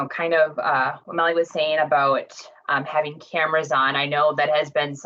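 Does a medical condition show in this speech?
No.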